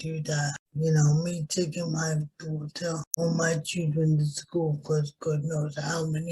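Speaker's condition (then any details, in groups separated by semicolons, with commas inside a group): Cerebral palsy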